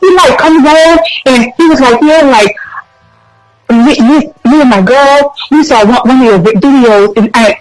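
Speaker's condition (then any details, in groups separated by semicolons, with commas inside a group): Stutter; stutter since age 3; repeated sounds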